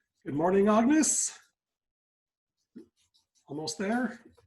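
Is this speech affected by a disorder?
No.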